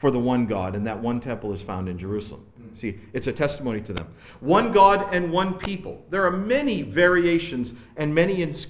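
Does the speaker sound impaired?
No.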